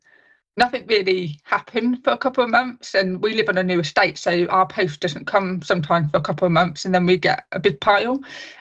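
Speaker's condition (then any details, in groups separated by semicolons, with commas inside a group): Deafness; cannot really understand speech sounds without hearing aids, learning level 3 sign language; following interview via live captions on Teams plus live transcription app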